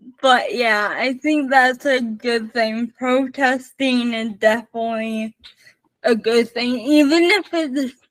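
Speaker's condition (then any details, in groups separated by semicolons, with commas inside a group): Spastic cerebral palsy, mixed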